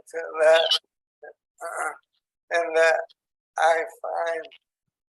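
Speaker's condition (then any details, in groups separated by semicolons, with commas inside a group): ALS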